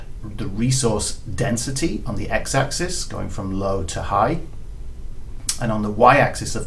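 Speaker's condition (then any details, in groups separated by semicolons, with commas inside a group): No condition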